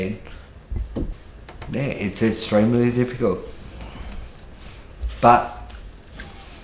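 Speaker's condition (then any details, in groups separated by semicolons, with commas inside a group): Multiple sclerosis; wheelchair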